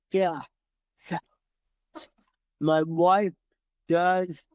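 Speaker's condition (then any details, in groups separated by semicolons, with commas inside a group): Cerebral palsy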